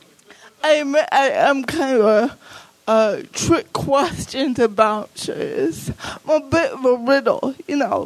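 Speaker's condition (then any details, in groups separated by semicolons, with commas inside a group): Cerebral palsy; speech noticeably affected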